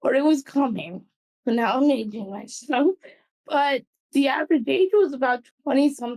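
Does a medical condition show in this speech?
Yes: cerebral palsy.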